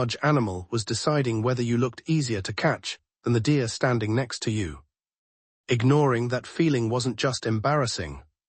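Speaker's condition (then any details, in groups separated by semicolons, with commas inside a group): No condition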